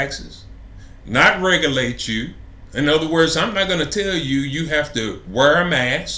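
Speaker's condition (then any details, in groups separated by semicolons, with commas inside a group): No condition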